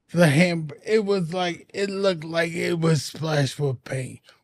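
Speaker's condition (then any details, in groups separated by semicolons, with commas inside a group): Anoxic brain injury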